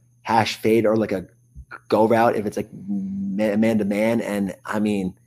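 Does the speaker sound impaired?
Yes: stutter; lifelong stutter since childhood, took 5 or 6 college public speaking courses; stutter not really showing now, per host; here repeated sounds.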